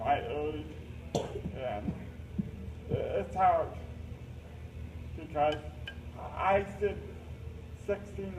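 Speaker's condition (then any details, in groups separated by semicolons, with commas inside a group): Cerebral palsy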